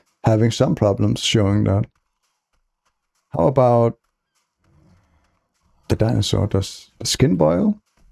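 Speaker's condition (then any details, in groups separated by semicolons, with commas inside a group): No condition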